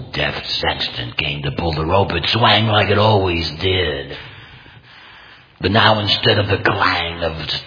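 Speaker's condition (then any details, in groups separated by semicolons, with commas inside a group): Total laryngectomy, complete laryngectomy, voice prosthesis; unusual tone of voice, may sound painful to listeners, no pain speaking, understandable with careful listening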